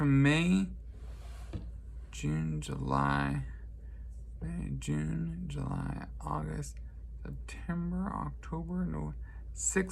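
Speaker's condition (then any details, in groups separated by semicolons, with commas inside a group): Traumatic brain injury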